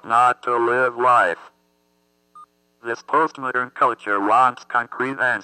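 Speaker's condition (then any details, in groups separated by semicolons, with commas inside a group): Athetoid cerebral palsy; thumb surgery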